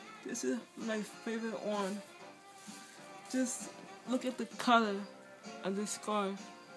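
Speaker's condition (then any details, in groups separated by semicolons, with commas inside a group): Speech impairment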